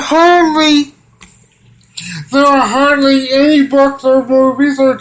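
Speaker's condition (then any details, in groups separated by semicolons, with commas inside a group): Cerebral palsy; from birth; physical therapy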